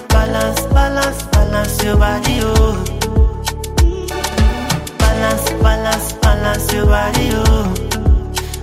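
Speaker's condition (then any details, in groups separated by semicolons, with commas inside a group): No condition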